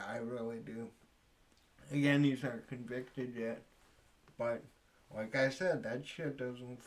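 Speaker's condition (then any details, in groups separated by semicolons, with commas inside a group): Cerebral palsy; speech affected by cerebral palsy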